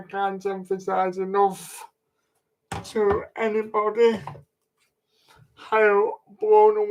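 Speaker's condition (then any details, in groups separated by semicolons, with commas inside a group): Cerebral palsy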